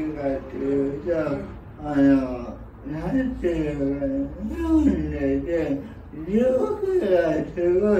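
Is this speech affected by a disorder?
Yes: cerebral palsy; severe, uses a wheelchair.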